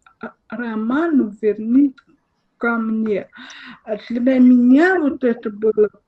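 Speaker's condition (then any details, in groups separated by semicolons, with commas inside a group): Cerebral palsy, spastic diplegia; caused by birth trauma; more or less stable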